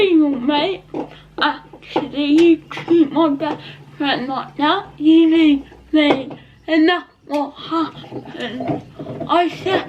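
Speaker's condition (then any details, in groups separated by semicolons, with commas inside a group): Cerebral palsy; not quadriplegic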